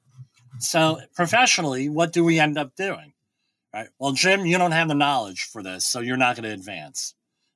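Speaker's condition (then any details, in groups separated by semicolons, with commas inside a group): Bilateral cleft lip and palate; formerly unintelligible, couldn't be understood before speech therapy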